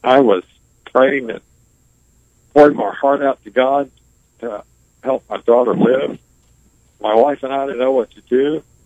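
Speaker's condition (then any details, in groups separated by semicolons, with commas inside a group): ALS; diagnosed nearly 20 years ago, initially given 2 to 5 years to live; on a ventilator; pauses along the way while speaking due to ventilator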